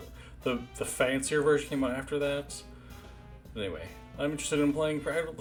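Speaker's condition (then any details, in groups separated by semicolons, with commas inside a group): No condition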